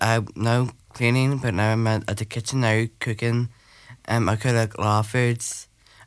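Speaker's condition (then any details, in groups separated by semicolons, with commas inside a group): Down syndrome; extra chromosome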